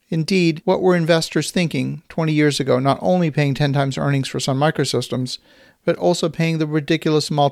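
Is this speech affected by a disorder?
No.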